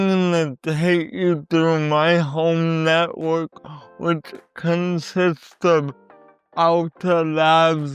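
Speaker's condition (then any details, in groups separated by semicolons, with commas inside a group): Cerebral palsy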